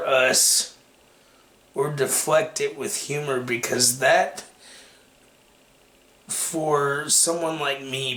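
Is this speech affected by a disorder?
Yes: cerebral palsy; takes medication.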